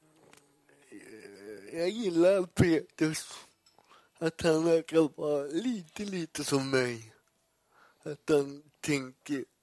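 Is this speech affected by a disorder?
Yes: cerebral palsy; struggled with self-care as a child.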